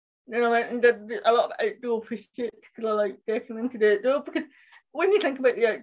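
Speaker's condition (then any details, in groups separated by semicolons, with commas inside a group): Cerebral palsy; speech impairment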